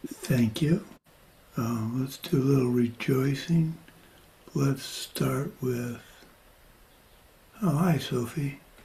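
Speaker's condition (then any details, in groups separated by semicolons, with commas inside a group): Parkinson's; progressing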